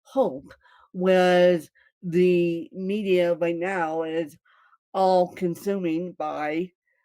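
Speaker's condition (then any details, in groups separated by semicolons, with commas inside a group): Cerebral palsy, mixed, moderate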